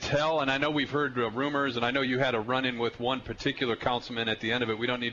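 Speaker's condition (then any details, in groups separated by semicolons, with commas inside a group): No condition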